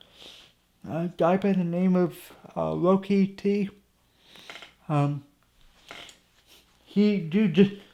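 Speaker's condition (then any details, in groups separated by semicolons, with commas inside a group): Cerebral palsy; from birth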